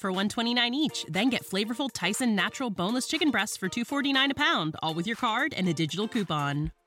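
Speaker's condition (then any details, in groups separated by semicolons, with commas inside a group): No condition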